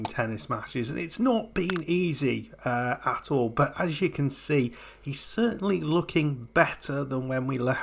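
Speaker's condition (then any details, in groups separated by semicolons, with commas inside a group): No condition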